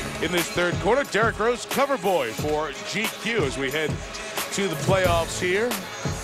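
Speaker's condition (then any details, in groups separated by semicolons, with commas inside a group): No condition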